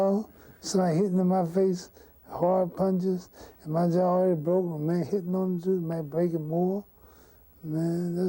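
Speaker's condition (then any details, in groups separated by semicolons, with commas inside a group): Parkinson's syndrome; no tremor, no weakness; sometimes slurred speech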